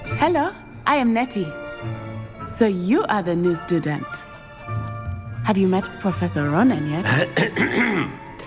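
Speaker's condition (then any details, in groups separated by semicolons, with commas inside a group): No condition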